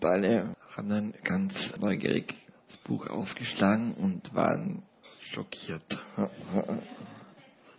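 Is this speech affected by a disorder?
Yes: paralysis with ventilator dependence; paralysis since seventh month of life, ventilator since 2006.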